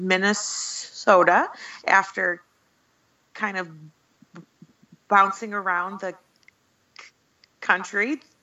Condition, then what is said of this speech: Stuttering. I have opened up a lot about my stuttering and come to most days accept the fact that I'm a person who stutters, and that's part of who I am.